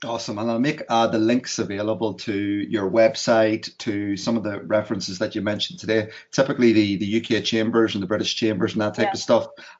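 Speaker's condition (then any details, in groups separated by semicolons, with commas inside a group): No condition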